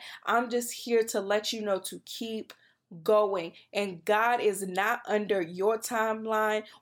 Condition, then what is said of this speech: No condition.